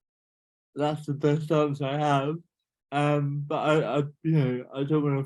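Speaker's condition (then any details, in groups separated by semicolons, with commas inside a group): Cerebral palsy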